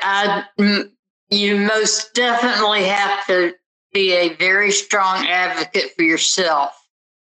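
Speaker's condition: Tardive dyskinesia; onset 10+ years ago, progressive, arm and leg flailing, falls, balance issues, moderately severe to severe; on proper medication from neurologist, tongue flickers, involuntary jaw movement, uncomfortable feeling under tongue; mild stutter now, formerly severe stutter making speech unintelligible, chewing and swallowing little affected

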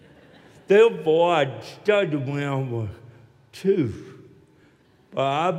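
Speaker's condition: Cerebral palsy; still walks with limp

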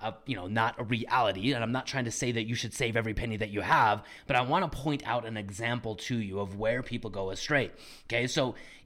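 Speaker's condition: No condition

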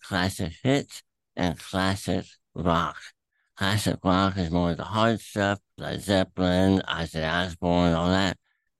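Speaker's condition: Throat cancer; throat cancer three times

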